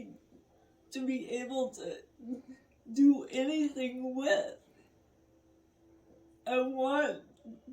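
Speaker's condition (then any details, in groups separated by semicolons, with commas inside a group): Multiple sclerosis; diagnosed at age 21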